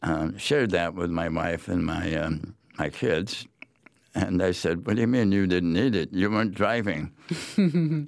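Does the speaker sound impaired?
Yes: head and neck cancer; large inoperable base-of-tongue tumor in 80s, biopsy by dr. Yarbrough at Yale, clinical trial chemoradiation; after 8 weeks weekly chemo and weekday radiation, fatigue, wheelchair near end of treatment; before diagnosis, tongue moved awkwardly, swallowing problems and coughing, barium swallow at Norwalk Hospital.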